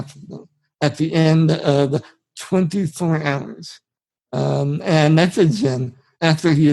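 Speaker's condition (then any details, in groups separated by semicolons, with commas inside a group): Spinal muscular atrophy; genetic, from birth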